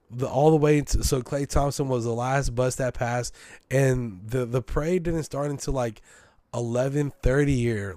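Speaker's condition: No condition

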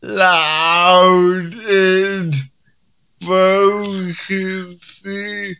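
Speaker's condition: Cerebral palsy; present from birth

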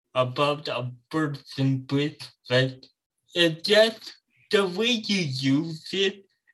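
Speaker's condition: Cerebral palsy

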